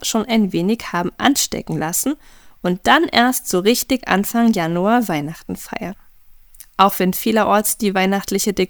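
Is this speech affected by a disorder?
No.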